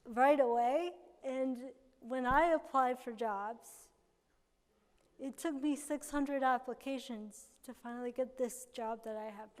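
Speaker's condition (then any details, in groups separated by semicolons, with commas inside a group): Cerebral palsy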